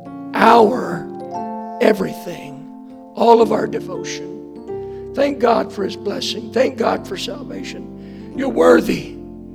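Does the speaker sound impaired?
Yes: hoarseness after vocal cord surgery; earlier doctor attributed voice problem to aging.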